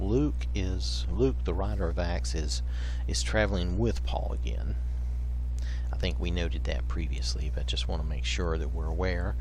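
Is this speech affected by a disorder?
No.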